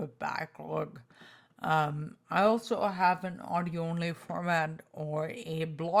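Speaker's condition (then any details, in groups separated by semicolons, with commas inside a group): Spinocerebellar ataxia type 2, SCA2; tongue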